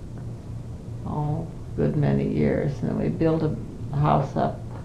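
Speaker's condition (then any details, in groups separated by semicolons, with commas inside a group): Parkinson's disease; Parkinson's for 5 years, not very able to do much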